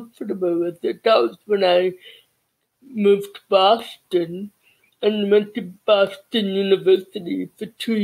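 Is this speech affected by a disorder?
Yes: cerebral palsy; childhood speech therapy.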